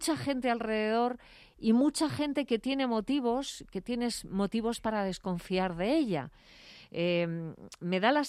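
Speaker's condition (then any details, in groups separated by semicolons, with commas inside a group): No condition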